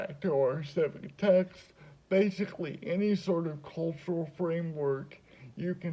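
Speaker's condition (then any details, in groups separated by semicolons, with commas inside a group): Cerebral palsy; spasticity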